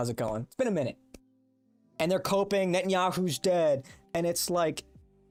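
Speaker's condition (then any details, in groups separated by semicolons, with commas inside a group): No condition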